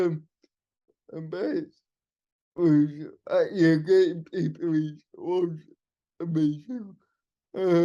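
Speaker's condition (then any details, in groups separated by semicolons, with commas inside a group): Cerebral palsy; wheelchair user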